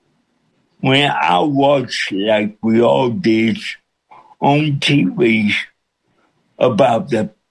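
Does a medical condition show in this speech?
Yes: cerebral palsy with speech impediment; cerebral palsy since birth; John Hayes feared nobody could understand, audience followed within minutes.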